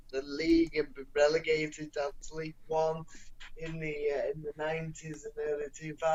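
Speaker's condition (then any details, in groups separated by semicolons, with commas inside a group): Cerebral palsy; non-progressive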